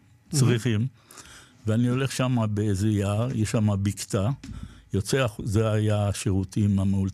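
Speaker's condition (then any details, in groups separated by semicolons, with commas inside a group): Parkinson's disease; had to sell motorcycle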